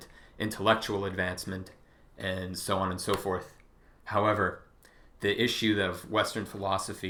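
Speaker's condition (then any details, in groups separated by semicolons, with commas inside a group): No condition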